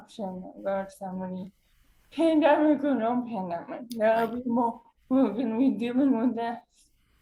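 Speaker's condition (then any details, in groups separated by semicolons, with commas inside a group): Cerebral palsy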